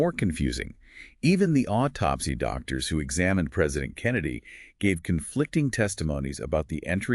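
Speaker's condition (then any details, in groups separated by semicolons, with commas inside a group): No condition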